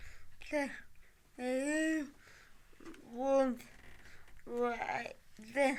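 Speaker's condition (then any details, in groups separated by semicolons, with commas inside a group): Cerebral palsy; from birth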